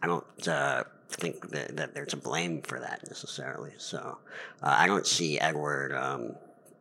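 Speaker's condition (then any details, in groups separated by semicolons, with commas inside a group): Cleft palate; lifelong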